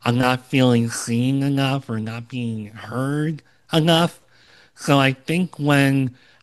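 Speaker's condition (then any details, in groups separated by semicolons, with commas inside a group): Cleft lip and palate, Opitz G/BBB syndrome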